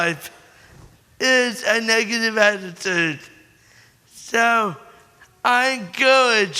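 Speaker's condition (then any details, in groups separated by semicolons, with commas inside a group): Cerebral palsy; born premature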